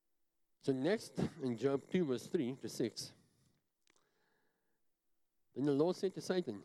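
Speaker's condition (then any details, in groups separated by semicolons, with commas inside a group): Cleft palate; talks funny, self-described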